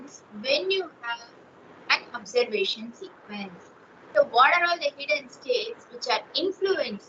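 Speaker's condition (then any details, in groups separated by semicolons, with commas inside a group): No condition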